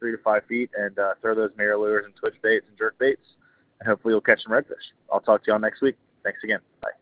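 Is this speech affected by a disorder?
No.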